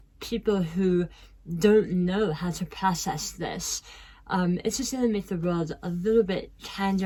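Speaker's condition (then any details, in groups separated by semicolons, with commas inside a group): Tongue cancer; half of tongue lost; survivor, in recovery; speech impediment, drinks shakes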